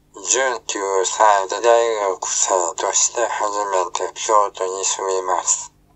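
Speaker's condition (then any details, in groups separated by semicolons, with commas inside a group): ALS, speech-generating device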